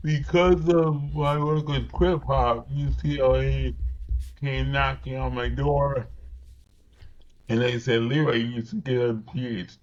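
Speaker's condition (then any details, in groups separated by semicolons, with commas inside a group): Cerebral palsy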